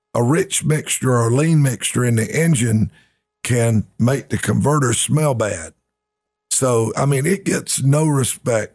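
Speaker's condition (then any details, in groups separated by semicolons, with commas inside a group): No condition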